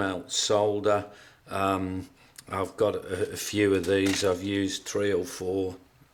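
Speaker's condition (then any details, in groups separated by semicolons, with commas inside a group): No condition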